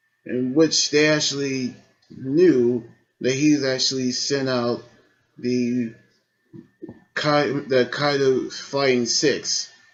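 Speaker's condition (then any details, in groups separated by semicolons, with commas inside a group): No condition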